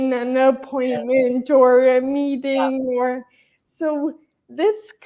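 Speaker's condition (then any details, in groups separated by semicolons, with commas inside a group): Traumatic brain injury; still slows things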